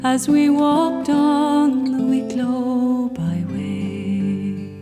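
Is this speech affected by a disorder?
No.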